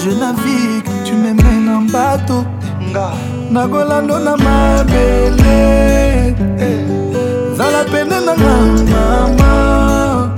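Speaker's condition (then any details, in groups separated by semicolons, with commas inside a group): No condition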